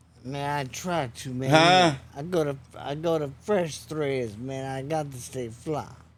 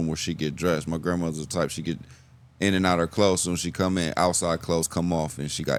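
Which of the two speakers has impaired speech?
The first: traumatic brain injury; assault at 19, left side slowed, stroke-like, prior coma; about 29 years since injury, walking again; needs prompting to project voice.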